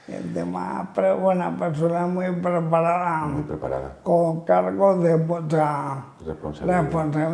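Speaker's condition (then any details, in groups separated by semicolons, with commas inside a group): Amyotrophic lateral sclerosis (ela)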